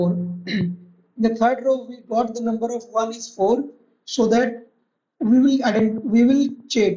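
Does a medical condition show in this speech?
No.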